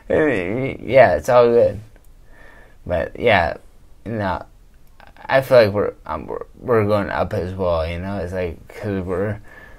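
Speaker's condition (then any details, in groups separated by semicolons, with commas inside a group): Traumatic brain injury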